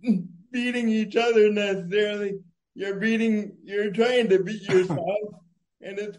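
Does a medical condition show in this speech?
Yes: cerebral palsy; congenital, born prematurely at 29 weeks, diagnosed within weeks, brain-muscle disconnect, worse lower in body, walks with walker; age 29, intensive therapy eight hours daily at Conductive Learning Center, Grand Rapids, focuses posture, breathing, leg placement; disorder described as making talking difficult, expected at diagnosis to probably never talk.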